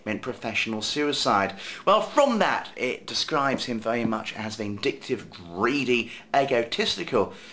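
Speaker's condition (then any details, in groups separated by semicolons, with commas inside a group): No condition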